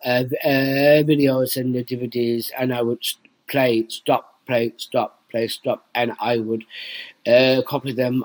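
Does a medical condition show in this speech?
Yes: Down syndrome.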